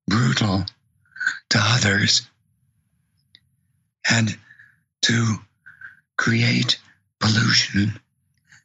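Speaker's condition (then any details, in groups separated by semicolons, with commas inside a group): Vocal cord paralysis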